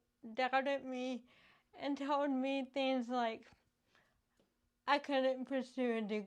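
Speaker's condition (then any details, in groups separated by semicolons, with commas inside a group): Cerebral palsy; speech affected, IOP device for mouth muscles, improved within year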